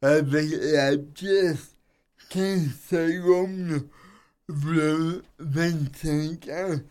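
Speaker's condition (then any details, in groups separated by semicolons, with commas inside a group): Cerebral palsy; from birth, drives a truck, does almost everything in own way; self-described as speaking a bit oddly, host says speech not odd at all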